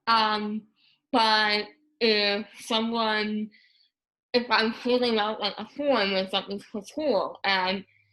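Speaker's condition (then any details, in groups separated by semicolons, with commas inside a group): Moebius syndrome; paralyzed tongue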